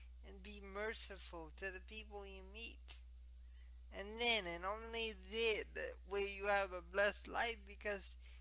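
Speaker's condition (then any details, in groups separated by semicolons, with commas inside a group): Spastic cerebral palsy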